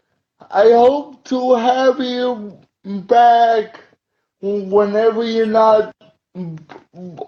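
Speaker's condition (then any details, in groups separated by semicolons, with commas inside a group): Cerebral palsy; uses wheelchair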